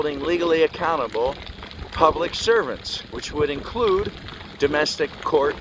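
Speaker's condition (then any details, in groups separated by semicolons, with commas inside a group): No condition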